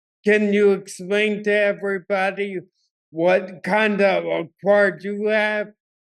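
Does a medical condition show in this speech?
Yes: ataxia.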